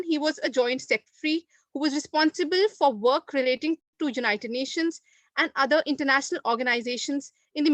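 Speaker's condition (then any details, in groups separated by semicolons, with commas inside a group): No condition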